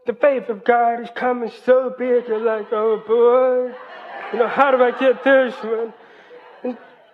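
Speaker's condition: Hearing loss, cochlear implant; college

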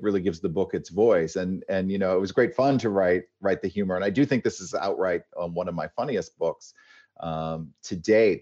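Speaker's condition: No condition

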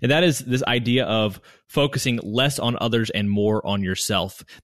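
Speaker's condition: No condition

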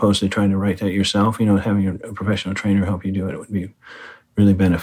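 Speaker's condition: Parkinson's disease; six years since diagnosis

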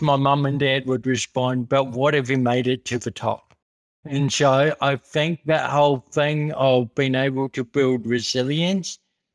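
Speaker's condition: Cerebral palsy; congenital

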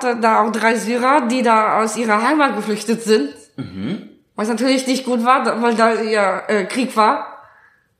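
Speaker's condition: Down syndrome; trisomy 21

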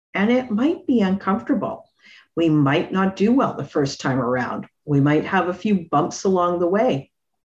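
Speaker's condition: No condition

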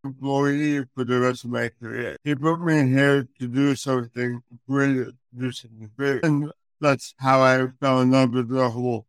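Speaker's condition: Cerebral palsy; affects speech

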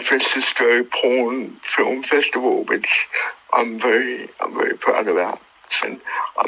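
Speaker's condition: Cerebral palsy; born two months premature

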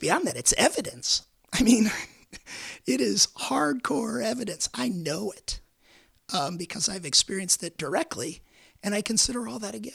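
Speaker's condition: Repeated vocal cord surgery; 25 surgeries total

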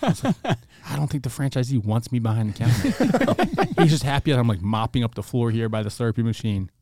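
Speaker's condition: No condition

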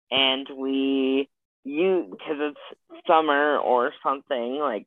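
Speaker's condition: Spastic quadriplegic cerebral palsy; age 27

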